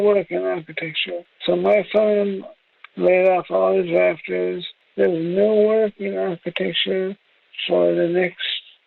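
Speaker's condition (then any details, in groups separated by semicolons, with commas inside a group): Traumatic brain injury; struck from behind, multiple fractures, chipped vertebra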